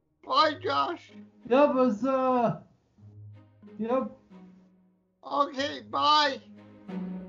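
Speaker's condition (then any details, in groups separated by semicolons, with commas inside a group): Cerebral palsy; since birth, born not breathing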